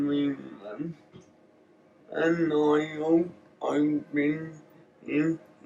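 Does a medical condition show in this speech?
Yes: cerebral palsy.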